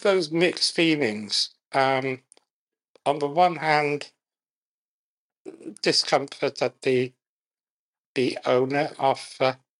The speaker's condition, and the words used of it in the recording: Muscular dystrophy. You know, at the moment, I can just about speak.